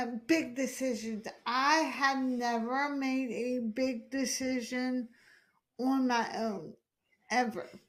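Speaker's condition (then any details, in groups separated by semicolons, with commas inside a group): Hemiplegic cerebral palsy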